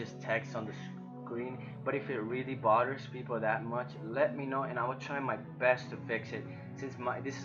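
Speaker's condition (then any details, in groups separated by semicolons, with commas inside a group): No condition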